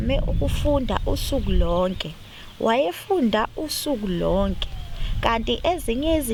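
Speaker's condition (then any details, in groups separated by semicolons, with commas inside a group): No condition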